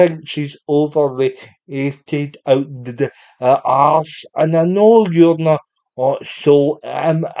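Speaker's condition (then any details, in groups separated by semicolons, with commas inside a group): Cerebral palsy; unable to walk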